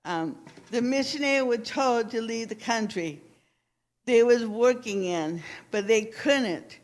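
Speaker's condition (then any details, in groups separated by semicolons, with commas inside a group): Cerebral palsy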